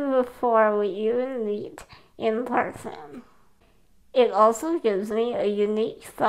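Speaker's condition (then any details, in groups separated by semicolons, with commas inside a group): Spinal muscular atrophy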